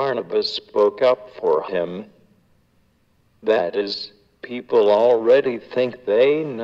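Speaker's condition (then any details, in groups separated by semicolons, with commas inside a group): Cerebral palsy; diagnosed at eight months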